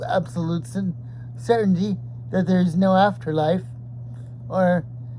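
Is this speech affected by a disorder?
Yes: cerebral palsy.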